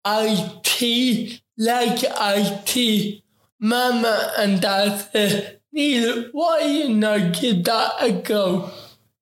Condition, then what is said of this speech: Cerebral palsy. And today we're going to take it, as your mom said, we're going to take it very slow and you're going to talk to me word